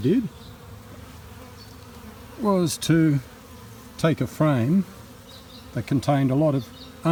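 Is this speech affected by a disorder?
No.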